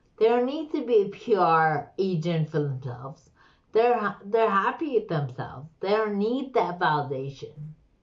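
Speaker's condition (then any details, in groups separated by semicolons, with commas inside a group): Slurred speech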